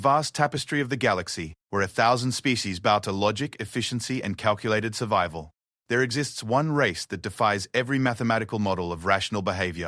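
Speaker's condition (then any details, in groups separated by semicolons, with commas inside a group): No condition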